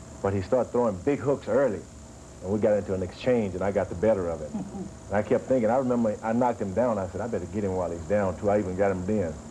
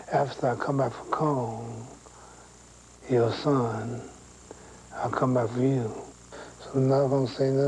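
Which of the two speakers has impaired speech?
The second: Parkinson's syndrome; over 10 years, no tremor, no weakness; sometimes slurred speech.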